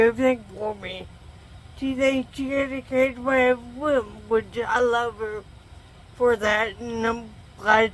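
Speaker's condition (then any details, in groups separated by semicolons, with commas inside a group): Traumatic brain injury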